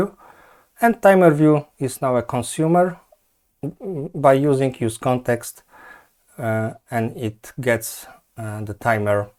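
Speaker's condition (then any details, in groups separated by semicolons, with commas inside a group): No condition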